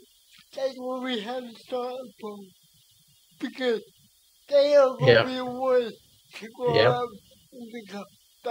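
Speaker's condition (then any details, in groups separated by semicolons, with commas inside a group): Cerebral palsy; speech affected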